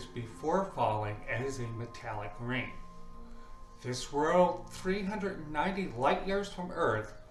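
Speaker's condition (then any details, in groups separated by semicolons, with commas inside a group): No condition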